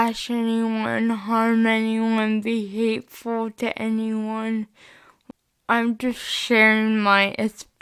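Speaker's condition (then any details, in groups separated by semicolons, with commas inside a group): Spastic cerebral palsy, mixed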